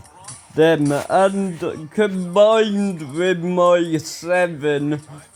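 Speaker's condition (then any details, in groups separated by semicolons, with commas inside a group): Ataxia; speech recently worse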